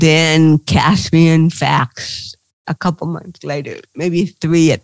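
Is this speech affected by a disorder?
Yes: cerebral palsy; involuntary movements.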